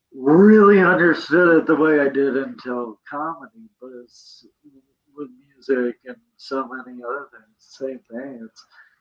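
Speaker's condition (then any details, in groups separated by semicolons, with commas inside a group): Cerebral palsy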